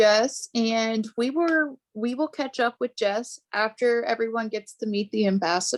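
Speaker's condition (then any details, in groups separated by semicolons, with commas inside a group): No condition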